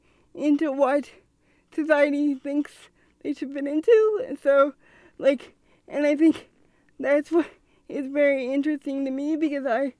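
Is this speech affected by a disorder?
Yes: cerebral palsy; congenital, present since birth, diagnosed by doctor, unable to walk, uses wheelchair.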